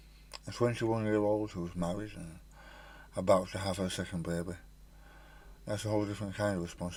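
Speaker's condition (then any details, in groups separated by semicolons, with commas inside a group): Stage 4 tongue cancer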